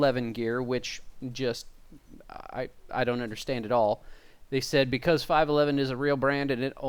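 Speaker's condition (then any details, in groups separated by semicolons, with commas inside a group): No condition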